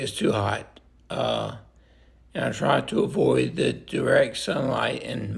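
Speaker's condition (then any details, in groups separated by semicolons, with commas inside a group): Multiple system atrophy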